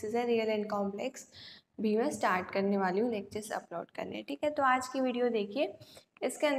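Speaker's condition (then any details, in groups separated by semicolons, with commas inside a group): No condition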